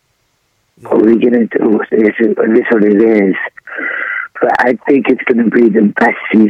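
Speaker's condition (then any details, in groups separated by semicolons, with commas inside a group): Throat cancer surgery; after long recovery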